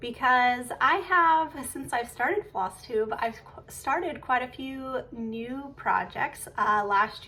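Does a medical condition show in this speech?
No.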